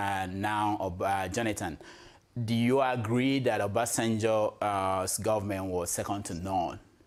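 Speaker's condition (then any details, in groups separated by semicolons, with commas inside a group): No condition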